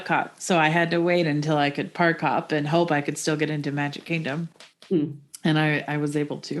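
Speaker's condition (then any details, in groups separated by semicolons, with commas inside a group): No condition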